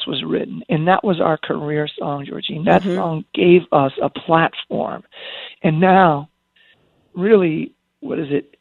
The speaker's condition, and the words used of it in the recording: Spasmodic dysphonia. And when I have to speak loudly or try to project my voice, the muscle spasms kind of take over and my voice breaks apart.